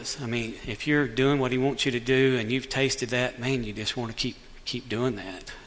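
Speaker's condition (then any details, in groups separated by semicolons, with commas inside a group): Cleft lip and palate; lip scar hidden by mustache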